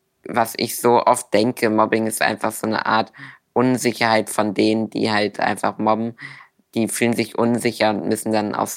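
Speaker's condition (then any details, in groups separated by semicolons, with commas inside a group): Duchenne muscular dystrophy; wheelchair user from the start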